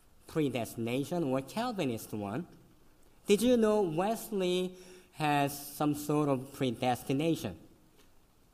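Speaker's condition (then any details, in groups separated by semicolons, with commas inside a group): Cleft lip and palate; congenital, severe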